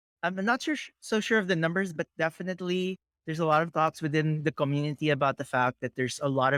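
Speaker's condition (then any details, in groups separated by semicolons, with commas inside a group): No condition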